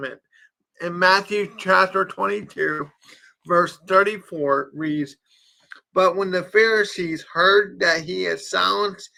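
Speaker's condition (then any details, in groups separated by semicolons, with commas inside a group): Cerebral palsy; from birth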